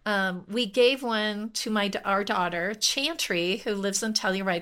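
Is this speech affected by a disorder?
No.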